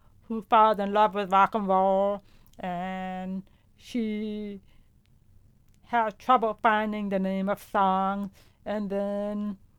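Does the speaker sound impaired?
Yes: profound deafness; hears vowels but not consonants, uses hearing aids, no vibration felt.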